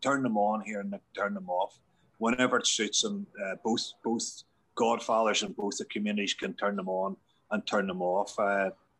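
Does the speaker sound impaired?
No.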